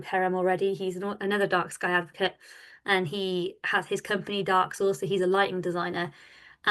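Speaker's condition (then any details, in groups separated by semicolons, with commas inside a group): No condition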